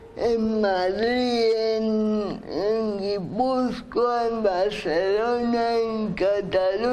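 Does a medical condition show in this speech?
Yes: cerebral palsy; speaks with difficulty.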